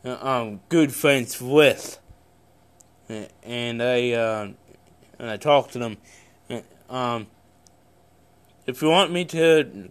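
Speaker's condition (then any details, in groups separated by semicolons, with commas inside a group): Cerebral palsy; congenital, no known medical cause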